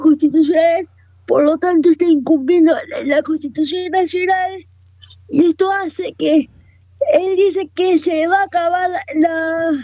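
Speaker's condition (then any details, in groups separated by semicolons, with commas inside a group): Cerebral palsy, quadriparesis; wheelchair user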